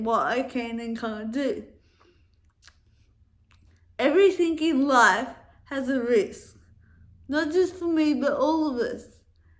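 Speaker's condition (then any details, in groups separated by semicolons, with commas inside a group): Cerebral palsy; affects walking and speech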